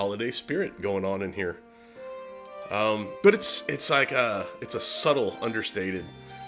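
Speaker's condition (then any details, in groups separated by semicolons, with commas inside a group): No condition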